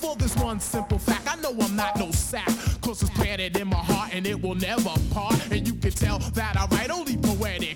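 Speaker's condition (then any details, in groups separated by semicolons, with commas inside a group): No condition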